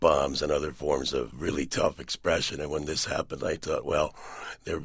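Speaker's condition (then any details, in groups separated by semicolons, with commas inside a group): Partial laryngectomy for throat cancer; 80% larynx removed, Cleveland Clinic experimental surgery attached left neck muscles; mute about two years after surgery, then sounded like Brando in the Godfather, long-term trach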